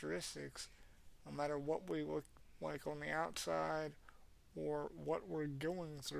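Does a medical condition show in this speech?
Yes: cerebral palsy; has had speech therapy.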